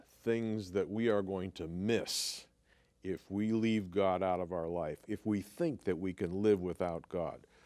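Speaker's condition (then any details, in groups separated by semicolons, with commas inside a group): No condition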